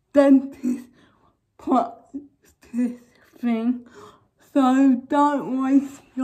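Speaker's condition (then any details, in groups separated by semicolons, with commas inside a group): Cerebral palsy; uses feeding aid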